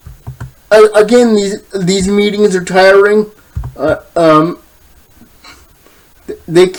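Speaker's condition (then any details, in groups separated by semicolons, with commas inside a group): Cerebral palsy, spastic diplegia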